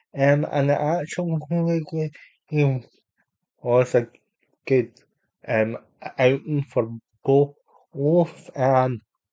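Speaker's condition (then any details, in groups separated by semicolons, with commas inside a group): Cerebral palsy; unable to walk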